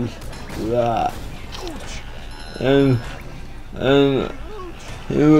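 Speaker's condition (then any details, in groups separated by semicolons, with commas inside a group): Cerebral palsy; one hand affected; atypical speech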